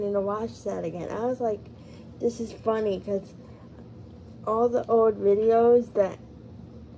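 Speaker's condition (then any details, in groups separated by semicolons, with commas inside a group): Cerebral palsy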